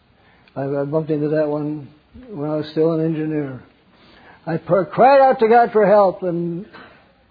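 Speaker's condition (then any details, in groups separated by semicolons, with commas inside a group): Parkinson's; wakes up around 3 am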